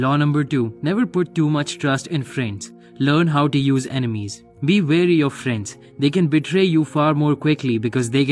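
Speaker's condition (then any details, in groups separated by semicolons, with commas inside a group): No condition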